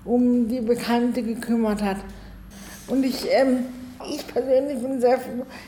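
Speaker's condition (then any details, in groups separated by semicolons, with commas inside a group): Cerebral palsy; spasticity in both arms and legs, electric wheelchair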